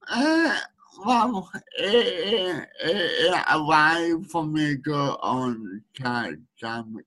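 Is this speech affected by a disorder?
Yes: speech needing a translator; friend Imogen Yang from Sydney acting as speech translator during recording; speech hard for others to understand, needs speech translator.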